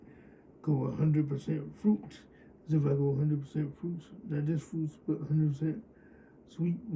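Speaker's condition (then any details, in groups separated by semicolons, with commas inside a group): Cerebral palsy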